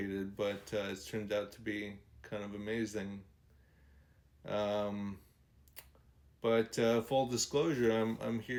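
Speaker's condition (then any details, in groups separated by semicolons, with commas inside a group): ALS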